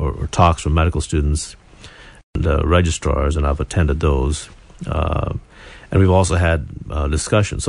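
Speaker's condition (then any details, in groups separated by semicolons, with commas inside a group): No condition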